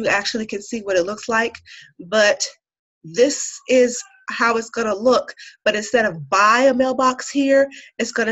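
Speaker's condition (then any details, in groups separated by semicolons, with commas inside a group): No condition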